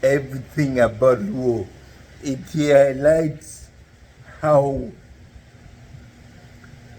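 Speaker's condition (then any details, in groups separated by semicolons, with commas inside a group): Neurological disease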